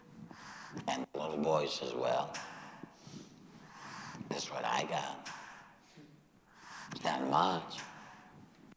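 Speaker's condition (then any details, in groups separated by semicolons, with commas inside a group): Laryngectomy after throat cancer, voice prosthesis; voice produced through throat prosthesis, likened to kazoo, altered tone of voice joked about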